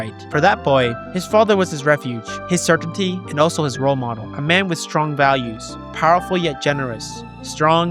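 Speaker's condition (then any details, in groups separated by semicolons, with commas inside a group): No condition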